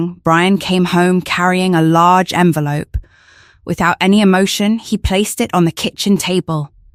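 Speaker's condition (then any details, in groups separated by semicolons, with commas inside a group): No condition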